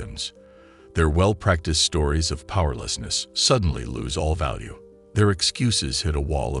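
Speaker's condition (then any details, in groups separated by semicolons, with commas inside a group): No condition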